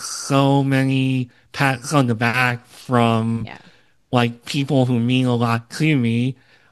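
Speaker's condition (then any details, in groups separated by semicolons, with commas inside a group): Cleft lip and palate, Opitz G/BBB syndrome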